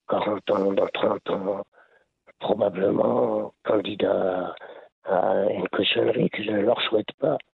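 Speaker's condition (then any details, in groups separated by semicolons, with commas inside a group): Laryngeal cancer; part of lung removed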